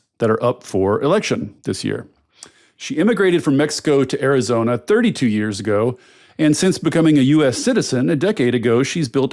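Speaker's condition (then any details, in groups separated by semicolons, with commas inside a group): No condition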